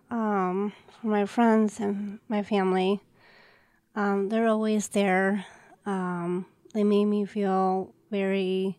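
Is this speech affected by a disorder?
Yes: Down syndrome; known since infancy.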